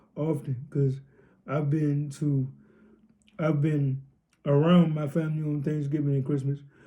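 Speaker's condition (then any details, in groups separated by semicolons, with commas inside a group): Cerebral palsy, spastic diplegia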